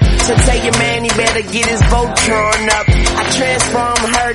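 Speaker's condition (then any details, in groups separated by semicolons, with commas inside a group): No condition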